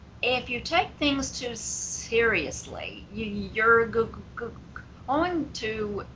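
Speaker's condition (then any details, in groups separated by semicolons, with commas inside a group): Stuttering; long-standing stuttering, managed over the years; repeated sounds, prolonged sounds, blocks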